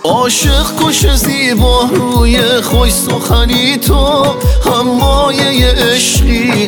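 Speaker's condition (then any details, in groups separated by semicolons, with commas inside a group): No condition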